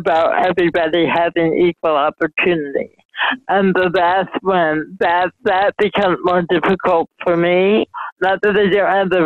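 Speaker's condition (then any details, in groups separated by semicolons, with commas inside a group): Mild cerebral palsy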